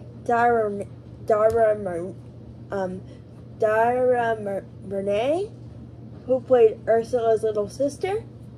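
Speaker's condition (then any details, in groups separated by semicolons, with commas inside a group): Cerebral palsy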